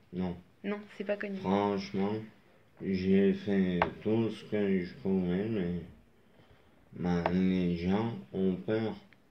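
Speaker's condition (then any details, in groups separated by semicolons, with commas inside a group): Traumatic brain injury; moped accident; about 15 years since injury, injured at 15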